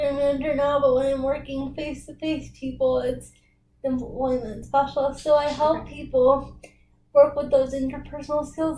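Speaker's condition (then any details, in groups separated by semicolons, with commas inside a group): Cerebral palsy; brain damage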